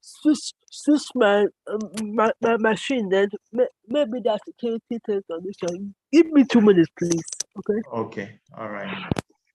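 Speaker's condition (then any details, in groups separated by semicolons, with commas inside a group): Cerebral palsy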